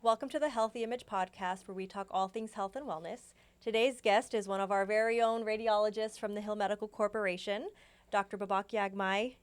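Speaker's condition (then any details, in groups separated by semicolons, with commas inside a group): No condition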